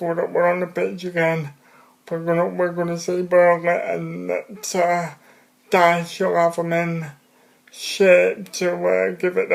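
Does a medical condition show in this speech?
Yes: disability affecting speech.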